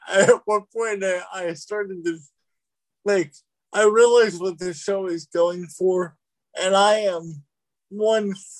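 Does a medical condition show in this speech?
Yes: cerebral palsy.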